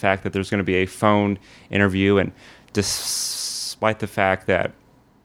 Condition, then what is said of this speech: Stuttering. I feel like you have the most comfortable and confident speech I think I've ever heard.